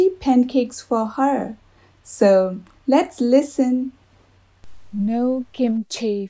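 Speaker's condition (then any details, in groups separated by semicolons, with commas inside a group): No condition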